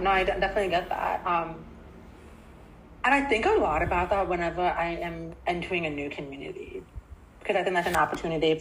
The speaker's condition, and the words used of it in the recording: Deafness. Because yes, I'm deaf, but I have the tools and I choose to utilize the tools to participate in this voice speaking world.